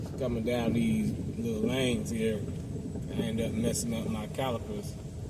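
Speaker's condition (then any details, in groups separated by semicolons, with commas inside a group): No condition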